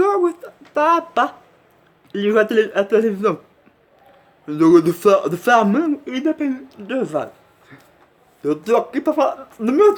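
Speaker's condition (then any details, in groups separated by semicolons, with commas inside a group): Cerebral palsy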